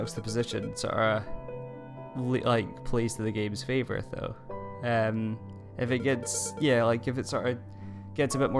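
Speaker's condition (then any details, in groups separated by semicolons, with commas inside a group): No condition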